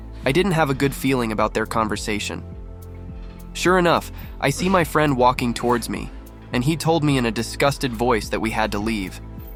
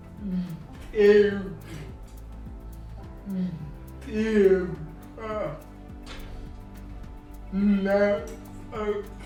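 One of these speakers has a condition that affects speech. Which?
The second: cerebral palsy; spasticity, one side weaker.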